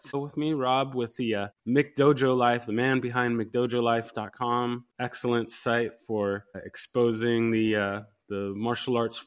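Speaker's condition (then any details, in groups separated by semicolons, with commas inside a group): No condition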